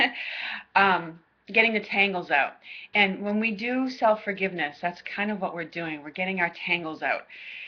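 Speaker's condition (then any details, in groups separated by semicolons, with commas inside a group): No condition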